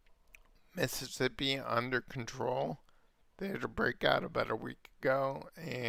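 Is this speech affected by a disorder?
Yes: multiple sclerosis.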